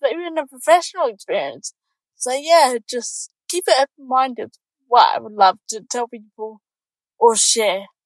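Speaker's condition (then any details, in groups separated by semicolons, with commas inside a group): Cerebral palsy; moved to Australia on doctors' advice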